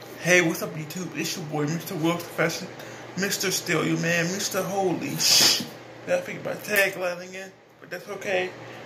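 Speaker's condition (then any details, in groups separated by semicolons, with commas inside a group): Cerebral palsy; speech is not the best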